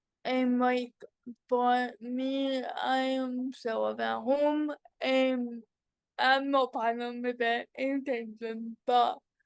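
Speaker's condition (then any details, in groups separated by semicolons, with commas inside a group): Cerebral palsy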